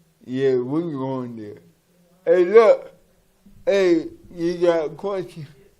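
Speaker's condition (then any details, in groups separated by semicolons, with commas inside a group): Cerebral palsy; from birth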